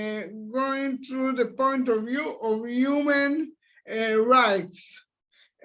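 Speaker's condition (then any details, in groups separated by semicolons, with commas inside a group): Cerebral palsy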